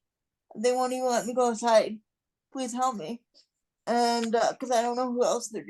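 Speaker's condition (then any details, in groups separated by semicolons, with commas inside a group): Cerebral palsy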